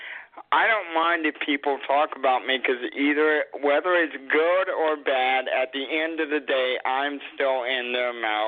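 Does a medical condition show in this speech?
Yes: cerebral palsy.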